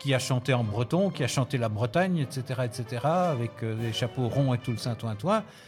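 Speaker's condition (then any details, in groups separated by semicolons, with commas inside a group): No condition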